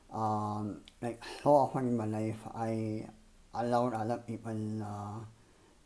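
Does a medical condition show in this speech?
Yes: cleft palate and lip; malformed nose.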